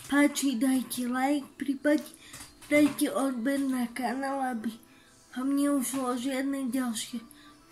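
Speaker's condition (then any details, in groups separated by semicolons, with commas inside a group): Cerebral palsy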